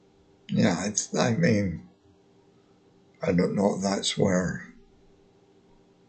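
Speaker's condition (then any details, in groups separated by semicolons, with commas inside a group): Multiple sclerosis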